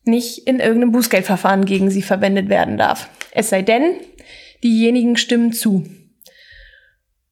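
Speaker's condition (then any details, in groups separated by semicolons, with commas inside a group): No condition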